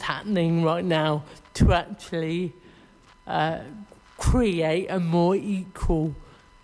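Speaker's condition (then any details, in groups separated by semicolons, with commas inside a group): Cerebral palsy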